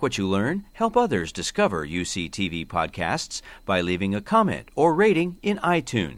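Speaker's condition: No condition

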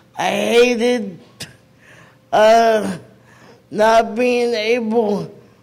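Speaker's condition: Cerebral palsy; never received needed therapy

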